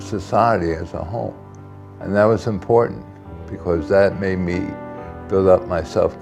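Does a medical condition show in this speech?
Yes: tardive dyskinesia; caused by antipsychotic medication, facial grimacing.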